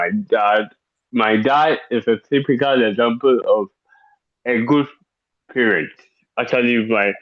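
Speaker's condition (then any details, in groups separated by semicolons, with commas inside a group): Cerebral palsy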